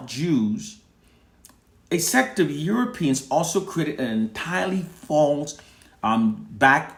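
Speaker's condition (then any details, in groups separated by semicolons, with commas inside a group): No condition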